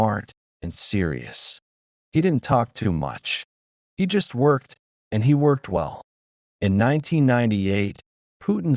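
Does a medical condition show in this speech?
No.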